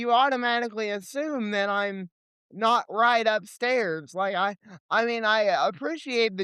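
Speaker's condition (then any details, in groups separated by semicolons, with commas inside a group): Cerebral palsy; limited mobility, legs; age 28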